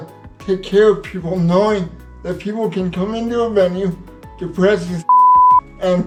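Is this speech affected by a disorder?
Yes: cerebral palsy.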